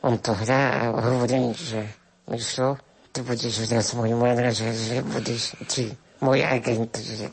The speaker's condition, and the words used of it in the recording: Spinal muscular atrophy. Aby mohol aj rozprávať, musel sa naučiť vytláčať vzduch, ktorý vdychuje pomocou prístroja až k hlasivkám.